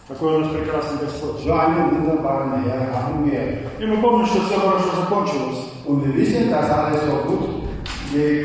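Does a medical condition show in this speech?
No.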